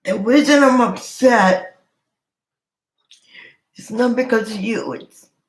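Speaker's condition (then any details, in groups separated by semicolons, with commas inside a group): Cerebral palsy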